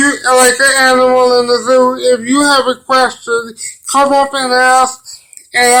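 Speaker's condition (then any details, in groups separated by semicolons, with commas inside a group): Cerebral palsy; brain damage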